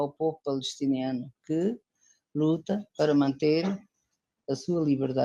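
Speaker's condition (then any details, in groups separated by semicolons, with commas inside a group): No condition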